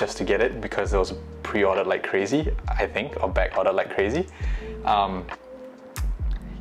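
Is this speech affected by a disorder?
No.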